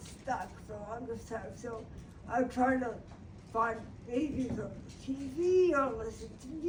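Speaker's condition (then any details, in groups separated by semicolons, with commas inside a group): Brain injury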